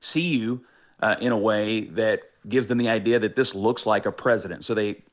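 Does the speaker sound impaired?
No.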